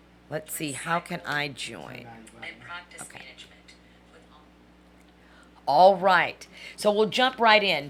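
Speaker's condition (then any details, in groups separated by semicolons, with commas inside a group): No condition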